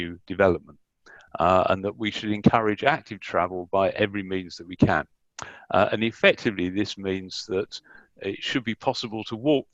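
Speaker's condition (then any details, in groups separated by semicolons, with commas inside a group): No condition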